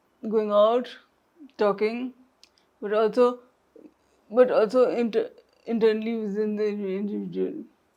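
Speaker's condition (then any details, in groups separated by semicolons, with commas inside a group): Traumatic brain injury; home speech exercises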